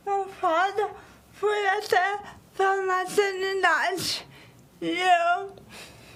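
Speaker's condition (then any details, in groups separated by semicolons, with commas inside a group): Cerebral palsy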